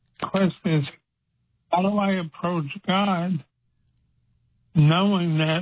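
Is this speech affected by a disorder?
Yes: Parkinson's disease; 12 years since onset, progressively worsening; losing ability to walk and talk, condition getting worse.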